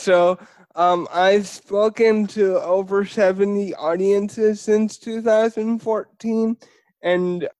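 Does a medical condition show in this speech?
Yes: spastic cerebral palsy; diagnosed shortly before first birthday.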